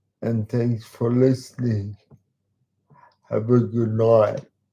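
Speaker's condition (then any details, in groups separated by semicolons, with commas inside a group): Cerebral palsy; talks slowly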